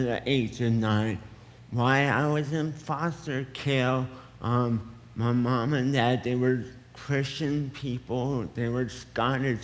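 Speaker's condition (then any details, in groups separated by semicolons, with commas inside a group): Cerebral palsy; affects speech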